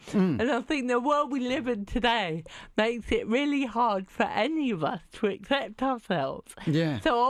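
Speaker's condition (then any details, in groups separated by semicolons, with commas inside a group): Cerebral palsy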